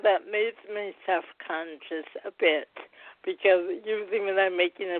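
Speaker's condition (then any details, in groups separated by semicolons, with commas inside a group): Cerebral palsy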